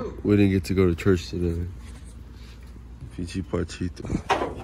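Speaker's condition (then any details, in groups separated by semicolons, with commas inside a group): No condition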